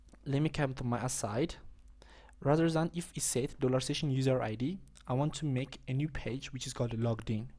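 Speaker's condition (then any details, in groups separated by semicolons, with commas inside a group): No condition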